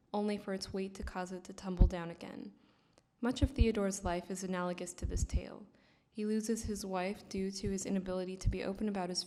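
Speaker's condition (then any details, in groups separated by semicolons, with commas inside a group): No condition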